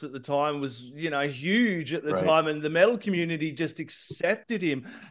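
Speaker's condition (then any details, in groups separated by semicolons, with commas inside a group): No condition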